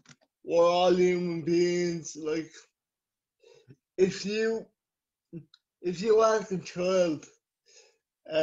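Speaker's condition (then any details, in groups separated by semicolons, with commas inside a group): Cerebral palsy; from birth, scoliosis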